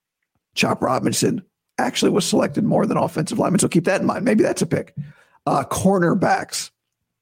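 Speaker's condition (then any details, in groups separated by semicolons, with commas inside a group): Vocal cord surgery recovery; best in two weeks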